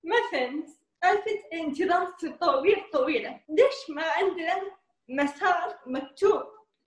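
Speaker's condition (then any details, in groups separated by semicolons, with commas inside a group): Cerebral palsy; mild cerebral palsy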